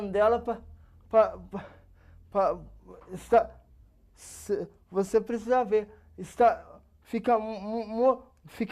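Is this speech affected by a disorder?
Yes: cerebral palsy; age 27.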